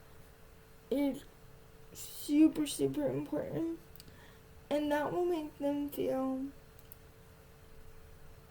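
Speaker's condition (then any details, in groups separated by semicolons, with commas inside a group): Cerebral palsy, spastic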